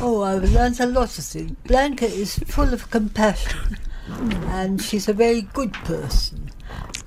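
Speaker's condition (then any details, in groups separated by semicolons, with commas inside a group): Cerebral palsy, mild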